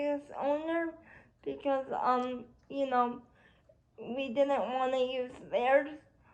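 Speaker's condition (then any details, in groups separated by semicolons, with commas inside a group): Cerebral palsy; spastic quadriplegia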